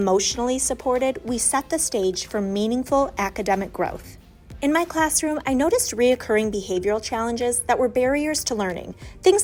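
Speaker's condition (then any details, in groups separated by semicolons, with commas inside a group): No condition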